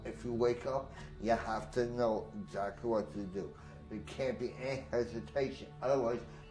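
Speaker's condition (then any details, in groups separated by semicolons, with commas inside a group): Voice box damage from tracheostomy; brain injury from smoke inhalation, carbon monoxide poisoning, voice box damaged by medic's trach tube; cannot sing as before, ongoing voice challenge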